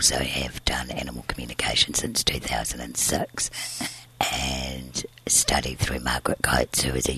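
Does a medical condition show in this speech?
Yes: tracheostomy and scarred vocal cord, laryngeal cysts, surgical vocal cord scarring; voice sounds different, presses on tracheostomy tube, later surgery left voiceless eight months, used voice machine.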